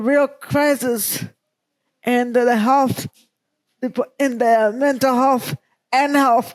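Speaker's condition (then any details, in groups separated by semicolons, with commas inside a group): Cerebral palsy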